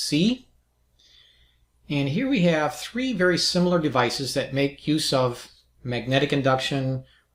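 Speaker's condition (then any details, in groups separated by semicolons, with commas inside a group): No condition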